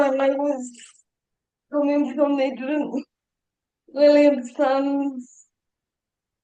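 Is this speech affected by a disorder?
Yes: cerebral palsy.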